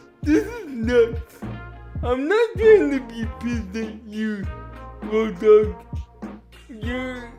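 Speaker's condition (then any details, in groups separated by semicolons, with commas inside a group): Cerebral palsy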